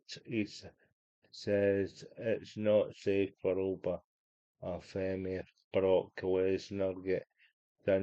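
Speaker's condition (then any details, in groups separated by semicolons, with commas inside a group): Cerebral palsy; unable to walk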